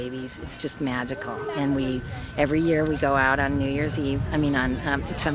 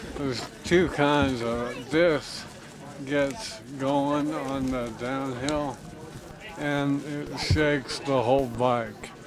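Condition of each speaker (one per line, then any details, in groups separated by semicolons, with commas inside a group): No condition
ALS; onset in biceps, now affecting quads; progressing, about three years since onset, twitching, no feeding tube; losing voice, mostly muscular, little respiratory involvement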